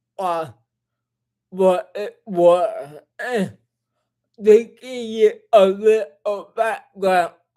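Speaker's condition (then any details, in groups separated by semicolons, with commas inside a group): Cerebral palsy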